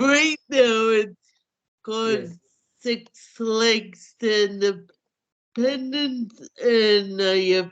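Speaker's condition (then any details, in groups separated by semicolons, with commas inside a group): Cerebral palsy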